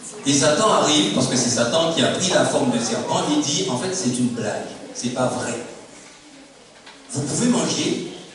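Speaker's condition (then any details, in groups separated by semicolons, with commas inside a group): No condition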